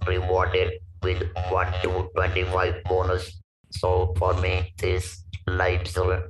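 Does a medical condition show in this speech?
Yes: laryngectomy for vocal cord cancer, stage 4 vocal cord cancer; speaks with electrolarynx; stage 4 vocal cord cancer at 44, Dr. Kultup Patel surgery, tracheostomy, 30 radiotherapy in Ahmedabad; lost natural voice, hoarse then whispering, wrote 3 months, robotic electrolarynx voice, no pitch or emotion.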